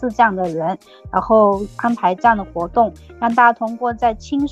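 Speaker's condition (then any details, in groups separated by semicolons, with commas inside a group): No condition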